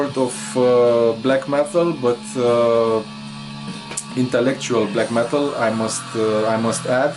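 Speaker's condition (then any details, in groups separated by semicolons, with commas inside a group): No condition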